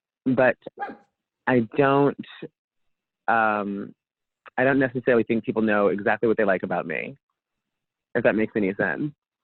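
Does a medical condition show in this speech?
No.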